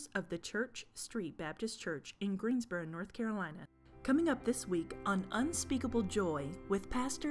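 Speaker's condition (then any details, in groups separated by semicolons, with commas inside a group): No condition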